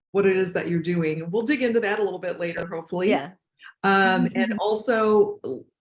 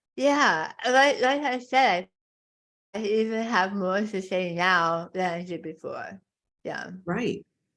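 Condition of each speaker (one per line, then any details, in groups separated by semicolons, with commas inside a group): No condition
Tongue cancer; stage four tongue carcinoma, half tongue removed; one year post surgery, radiation and chemotherapy; voice changed and abnormal, tracheotomy affected speech, past feeding tube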